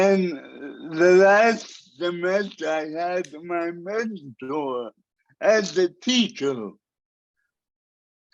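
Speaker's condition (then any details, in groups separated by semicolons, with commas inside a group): Cerebral palsy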